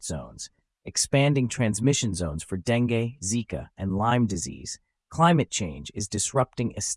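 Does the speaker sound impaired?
No.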